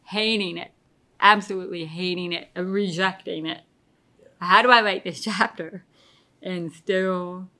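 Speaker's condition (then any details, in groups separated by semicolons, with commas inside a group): Deafness; pretty bad tinnitus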